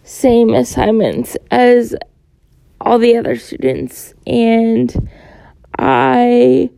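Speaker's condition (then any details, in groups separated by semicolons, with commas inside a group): Cerebral palsy; born 29 weeks premature, stroke or bleed at birth, unable to walk, tight muscles, physical therapy age 4 to 18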